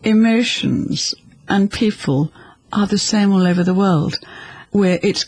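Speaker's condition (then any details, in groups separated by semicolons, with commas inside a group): No condition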